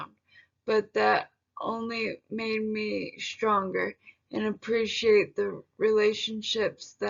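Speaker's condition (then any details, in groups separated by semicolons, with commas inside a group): Traumatic brain injury; leg spasticity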